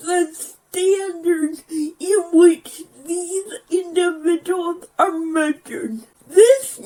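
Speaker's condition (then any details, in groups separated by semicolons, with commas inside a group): Physical speech impairment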